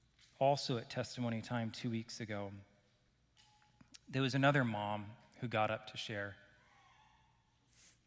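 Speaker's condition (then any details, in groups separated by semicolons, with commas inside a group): No condition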